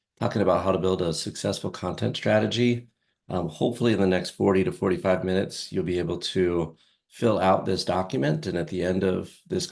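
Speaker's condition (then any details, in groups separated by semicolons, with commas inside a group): No condition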